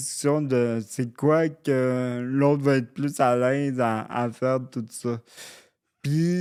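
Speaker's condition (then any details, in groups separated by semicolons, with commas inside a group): Cerebral palsy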